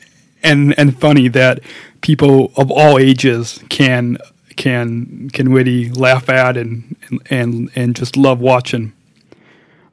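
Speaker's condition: Stuttering; repeated words, prolonged sounds

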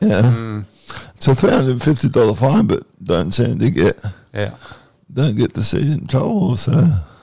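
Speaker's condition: Cerebral palsy; strangers sometimes assume drunkenness

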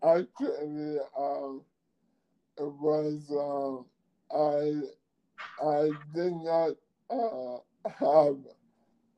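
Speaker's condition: ALS; diagnosed at age 27; voice box going, slurred speech, speaks very slowly, hard to hear

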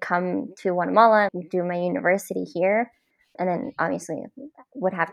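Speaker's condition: Cleft palate; many facial surgeries

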